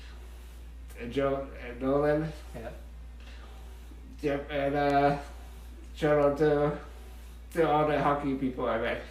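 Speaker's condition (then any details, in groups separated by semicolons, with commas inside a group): Muscular dystrophy; diagnosed around age 6 or 7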